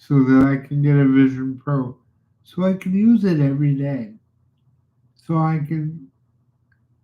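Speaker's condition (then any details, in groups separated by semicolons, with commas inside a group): Cerebral palsy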